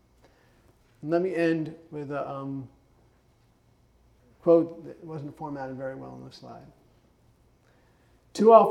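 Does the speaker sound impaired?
Yes: Parkinson's; cognitive issues, impaired multitasking and judgment, fatigue, stopped working as lawyer at 48; some speech issues, ice water harms vocal cords, drinks warm water, speech therapy judged unnecessary.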